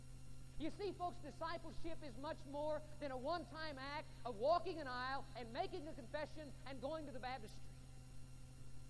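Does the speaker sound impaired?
No.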